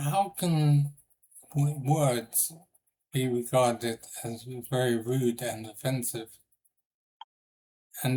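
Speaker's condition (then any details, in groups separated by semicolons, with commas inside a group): Brain injury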